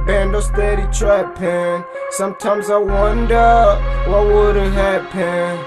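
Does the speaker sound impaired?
No.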